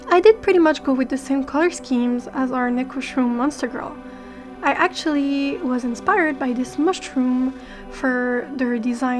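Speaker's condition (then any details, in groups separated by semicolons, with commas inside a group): No condition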